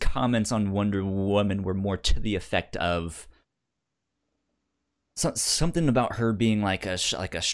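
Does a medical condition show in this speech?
Yes: stutter; speech impediment, past speech therapy; hears own voice through headphone monitoring while recording, finds it disorienting; therapist described costly in-ear device echoing own voice milliseconds late, said to help; here repeated sounds, prolonged sounds.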